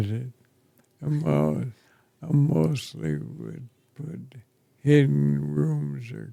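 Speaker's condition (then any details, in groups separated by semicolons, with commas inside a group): ALS; affects chest and throat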